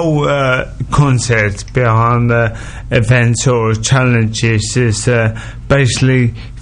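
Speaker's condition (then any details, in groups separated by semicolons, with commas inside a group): Motor neurone disease; progressive neurological disease; speech heavily impacted, slowed down, slurred around the edges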